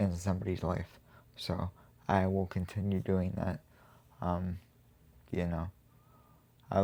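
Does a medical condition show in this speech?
Yes: cerebral palsy; quadriplegic, uses wheelchair.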